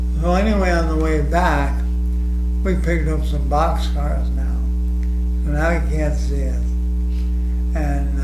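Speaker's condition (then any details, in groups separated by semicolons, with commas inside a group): ALS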